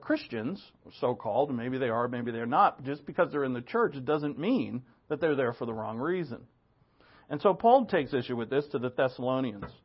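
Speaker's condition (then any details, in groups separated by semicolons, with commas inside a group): No condition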